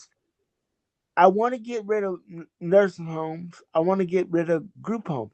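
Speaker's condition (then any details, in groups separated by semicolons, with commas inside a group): Cerebral palsy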